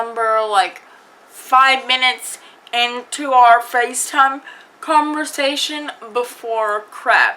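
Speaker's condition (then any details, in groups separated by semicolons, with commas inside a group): Cerebral palsy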